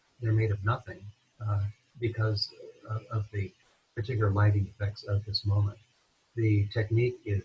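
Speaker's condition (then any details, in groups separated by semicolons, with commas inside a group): No condition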